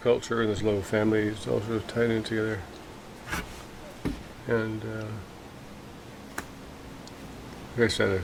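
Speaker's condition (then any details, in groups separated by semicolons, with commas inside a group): Parkinson's disease; symptoms began early 50s, diagnosed around age 56 to 57, Lewy body dementia a year later, aunt had Lewy body dementia; more animated in conversation than five years earlier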